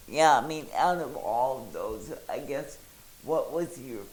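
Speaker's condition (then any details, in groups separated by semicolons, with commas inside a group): Cerebral palsy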